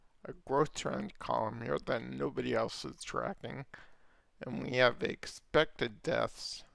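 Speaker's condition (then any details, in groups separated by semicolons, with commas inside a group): Multiple sclerosis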